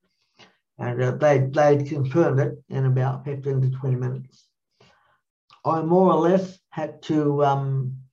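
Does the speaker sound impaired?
Yes: cerebral palsy, mild.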